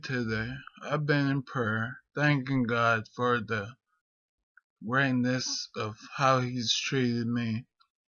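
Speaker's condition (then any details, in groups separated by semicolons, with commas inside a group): Multiple sclerosis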